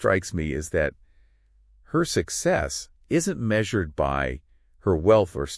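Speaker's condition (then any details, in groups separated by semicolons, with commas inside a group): No condition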